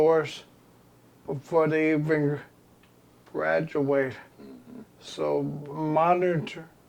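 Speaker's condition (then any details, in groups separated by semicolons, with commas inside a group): ALS; progressive terminal illness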